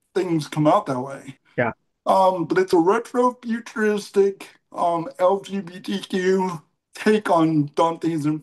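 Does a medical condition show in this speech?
Yes: cerebral palsy.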